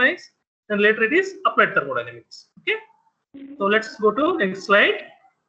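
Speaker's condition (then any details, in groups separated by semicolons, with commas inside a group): No condition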